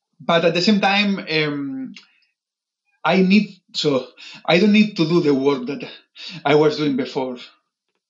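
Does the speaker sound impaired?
Yes: stuttering; stuttering since age 5, chronic and lifelong, many speech and language therapists over the years; about 2 to 5 years of daily practice talking to 200 people, controlled stuttering technique; could not say own name properly until late 20s, now uses a trained speaking style; here repeated sounds, prolonged sounds.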